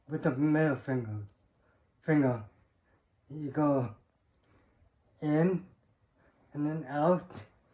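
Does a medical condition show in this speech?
Yes: cerebral palsy.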